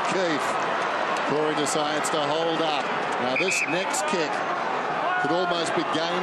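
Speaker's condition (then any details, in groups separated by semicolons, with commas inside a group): No condition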